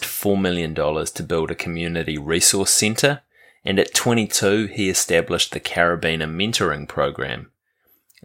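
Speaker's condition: No condition

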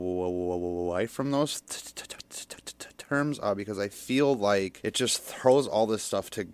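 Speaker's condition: Stutter; stutter since childhood, at least age 8, physically bullied for it; still stutters, public speaking and live energy healing sessions still hard, some days easier; no stutter when drunk from age 13, or high on stimulants after 24 hours awake; repeated sounds, prolonged sounds, blocks

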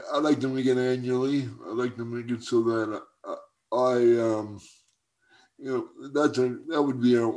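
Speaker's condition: Cerebral palsy; uses wheelchair for mobility

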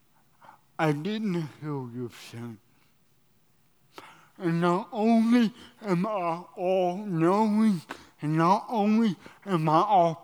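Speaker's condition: Cerebral palsy

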